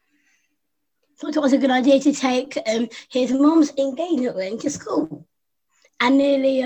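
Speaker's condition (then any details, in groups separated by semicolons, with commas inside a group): Down syndrome; congenital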